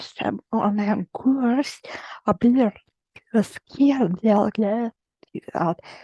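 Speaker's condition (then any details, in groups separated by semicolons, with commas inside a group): Generalized dystonia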